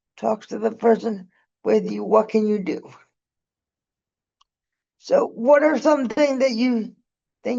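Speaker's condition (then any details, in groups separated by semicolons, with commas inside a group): Cerebral palsy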